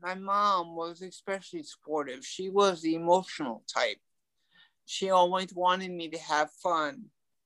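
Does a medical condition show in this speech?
Yes: ataxic cerebral palsy; from birth, mild, legs mostly, also arms, walked at about age four; walks short distances, no wheelchair since femur fracture recovery, past physical, occupational, speech therapy; talking affected, tongue affected a little, frequent stuttering in past, improved with speech therapy.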